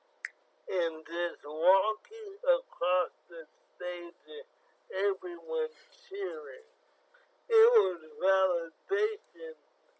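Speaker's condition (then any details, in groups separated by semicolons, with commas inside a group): Cerebral palsy; from birth, born very premature, affects fine motor skills, cognition unaffected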